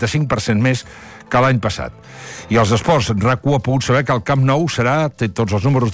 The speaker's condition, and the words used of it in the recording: No condition.